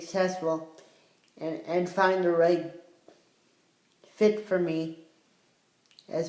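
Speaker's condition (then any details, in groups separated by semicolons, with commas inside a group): Cerebral palsy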